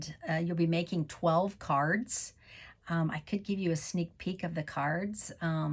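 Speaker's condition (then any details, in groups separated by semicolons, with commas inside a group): No condition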